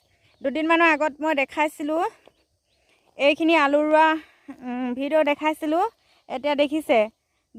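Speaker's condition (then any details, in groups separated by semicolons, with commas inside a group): No condition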